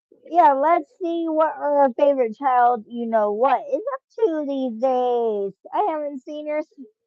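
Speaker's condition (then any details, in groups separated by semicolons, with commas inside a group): Cerebral palsy, spastic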